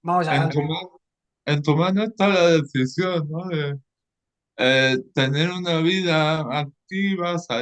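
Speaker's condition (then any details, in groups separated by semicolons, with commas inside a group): Cerebral palsy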